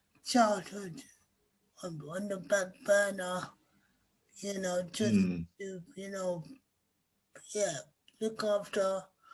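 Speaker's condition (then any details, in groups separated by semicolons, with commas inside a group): Cerebral palsy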